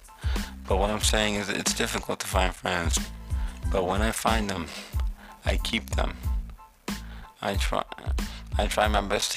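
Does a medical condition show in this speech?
Yes: cerebral palsy; codeine shots after surgery.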